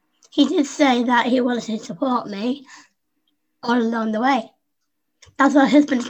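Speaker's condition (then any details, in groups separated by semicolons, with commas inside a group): Down syndrome; adult woman, 25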